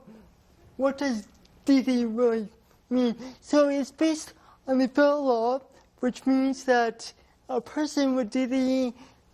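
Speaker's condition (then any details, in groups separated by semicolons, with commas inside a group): Cerebral palsy; talking impacted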